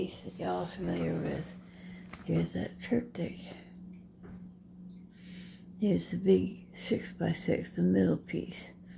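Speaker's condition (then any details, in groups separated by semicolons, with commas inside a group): Dystonia; affects how speech sounds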